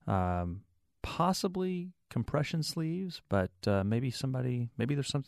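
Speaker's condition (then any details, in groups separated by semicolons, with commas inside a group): No condition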